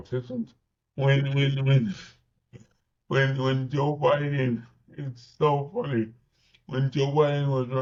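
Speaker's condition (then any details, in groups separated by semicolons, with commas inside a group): Cerebral palsy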